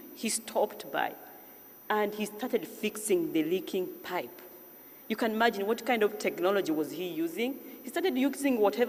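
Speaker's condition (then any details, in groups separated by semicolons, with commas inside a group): No condition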